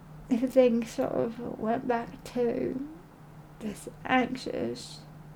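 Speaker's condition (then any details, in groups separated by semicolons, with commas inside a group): Cerebral palsy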